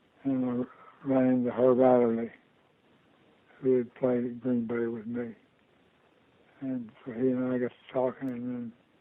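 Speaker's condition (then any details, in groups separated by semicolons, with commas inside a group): Parkinson's disease; diagnosed about two years ago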